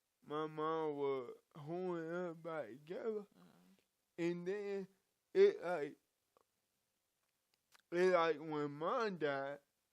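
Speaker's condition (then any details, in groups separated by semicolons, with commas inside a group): Cerebral palsy; from birth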